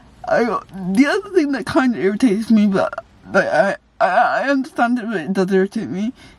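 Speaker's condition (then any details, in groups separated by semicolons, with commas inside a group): Cerebral palsy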